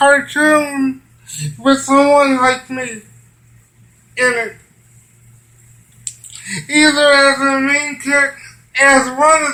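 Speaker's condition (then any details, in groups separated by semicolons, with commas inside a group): Cerebral palsy; from birth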